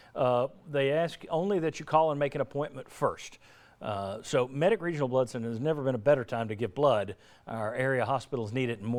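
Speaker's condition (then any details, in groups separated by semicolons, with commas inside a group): No condition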